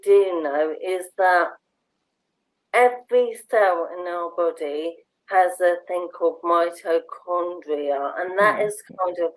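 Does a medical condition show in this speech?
Yes: motor neurone disease; bulbar onset.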